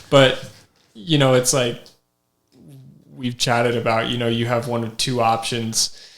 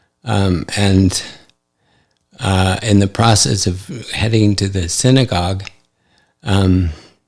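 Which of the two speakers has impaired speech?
The second: ALS; affects hand function; recently diagnosed.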